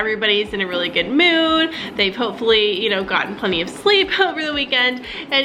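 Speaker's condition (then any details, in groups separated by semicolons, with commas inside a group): No condition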